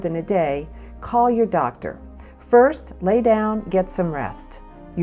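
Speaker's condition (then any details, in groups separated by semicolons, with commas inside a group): No condition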